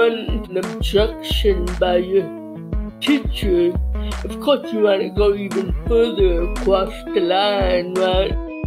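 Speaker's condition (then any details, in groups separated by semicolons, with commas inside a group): Cerebral palsy; childhood speech therapy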